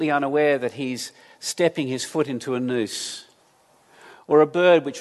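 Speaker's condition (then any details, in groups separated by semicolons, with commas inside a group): No condition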